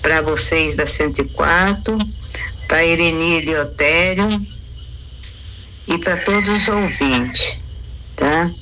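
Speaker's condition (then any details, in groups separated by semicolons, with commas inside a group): No condition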